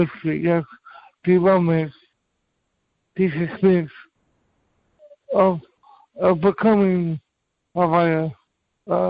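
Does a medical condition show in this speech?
Yes: cerebral palsy; from birth.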